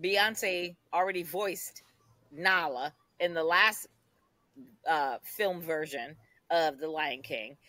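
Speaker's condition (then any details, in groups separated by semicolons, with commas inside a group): No condition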